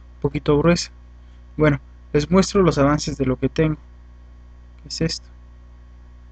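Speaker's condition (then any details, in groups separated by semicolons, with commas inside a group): No condition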